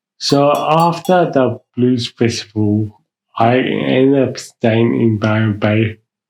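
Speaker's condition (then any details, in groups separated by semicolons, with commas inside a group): Mild cerebral palsy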